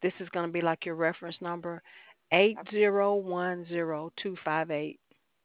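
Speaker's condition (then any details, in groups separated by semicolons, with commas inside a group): No condition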